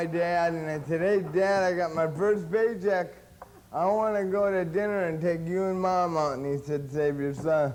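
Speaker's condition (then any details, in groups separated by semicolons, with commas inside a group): Cerebral palsy; since birth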